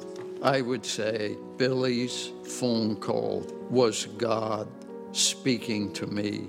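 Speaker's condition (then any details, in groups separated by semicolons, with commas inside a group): ALS (Lou Gehrig's disease); degenerative, worsening over time, eventually affects swallowing, chewing, breathing, no known cause, no cure; over 10 years since diagnosis, initial prognosis 2 to 5 years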